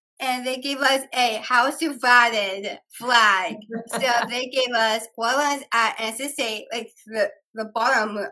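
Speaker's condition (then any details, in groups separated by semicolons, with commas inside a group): Down syndrome; three copies of 21st chromosome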